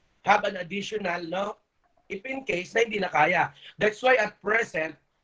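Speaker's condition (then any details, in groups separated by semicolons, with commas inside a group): No condition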